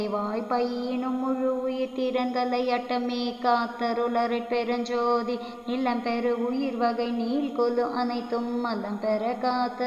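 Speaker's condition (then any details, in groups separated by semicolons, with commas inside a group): No condition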